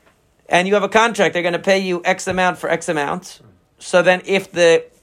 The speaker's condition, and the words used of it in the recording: No condition.